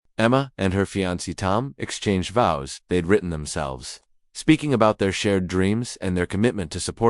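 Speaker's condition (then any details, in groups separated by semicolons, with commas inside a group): No condition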